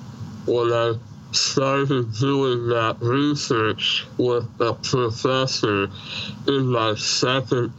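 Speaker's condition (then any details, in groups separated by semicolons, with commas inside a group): Treacher Collins syndrome, severe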